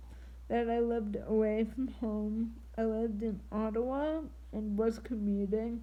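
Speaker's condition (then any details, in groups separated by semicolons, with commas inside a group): Triplegic cerebral palsy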